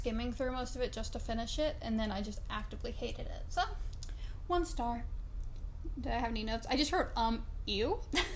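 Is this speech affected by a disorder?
No.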